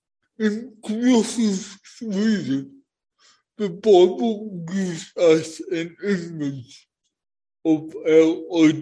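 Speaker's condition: Cerebral palsy; born not breathing

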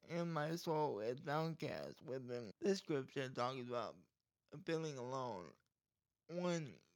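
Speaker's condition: Cerebral palsy

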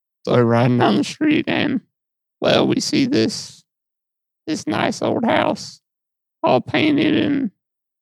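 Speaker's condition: Muscular dystrophy; muscle atrophy and weight loss

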